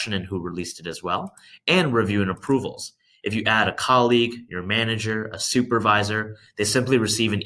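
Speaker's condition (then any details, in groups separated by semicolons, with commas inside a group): No condition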